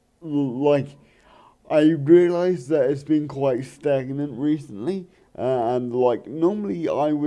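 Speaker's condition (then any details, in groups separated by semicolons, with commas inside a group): Cerebral palsy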